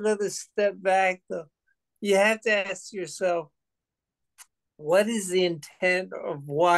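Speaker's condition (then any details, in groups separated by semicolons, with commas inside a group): Parkinson's disease; deep brain stimulation, surgery four years after diagnosis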